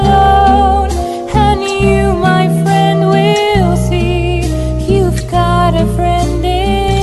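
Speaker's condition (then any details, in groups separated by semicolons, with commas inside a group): No condition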